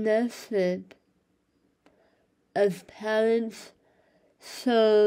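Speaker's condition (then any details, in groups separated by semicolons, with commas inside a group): Speech loss after cancer treatment; mute for months after surgery, speech therapy helped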